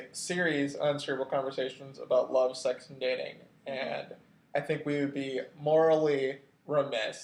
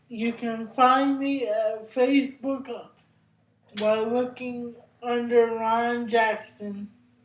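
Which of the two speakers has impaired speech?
The second: cerebral palsy; brain injury.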